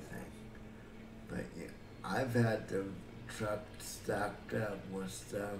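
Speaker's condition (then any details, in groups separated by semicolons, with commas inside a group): Cerebral palsy; affects muscle coordination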